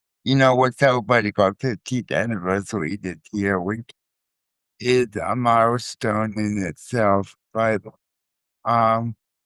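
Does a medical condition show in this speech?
Yes: cerebral palsy, spastic quadriplegia.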